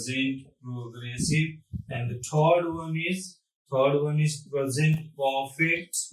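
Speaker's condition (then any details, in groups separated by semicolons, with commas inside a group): No condition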